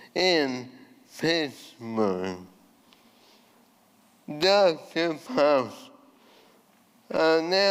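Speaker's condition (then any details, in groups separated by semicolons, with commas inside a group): ALS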